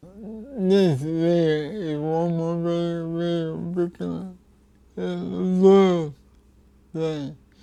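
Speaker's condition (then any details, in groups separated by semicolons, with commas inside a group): Cerebral palsy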